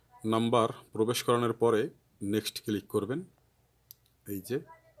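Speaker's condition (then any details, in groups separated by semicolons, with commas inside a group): No condition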